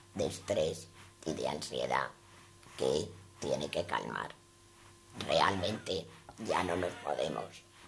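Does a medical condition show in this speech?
Yes: total laryngectomy; laryngeal cancer.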